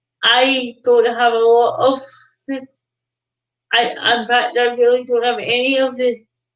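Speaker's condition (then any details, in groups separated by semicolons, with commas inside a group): Cerebral palsy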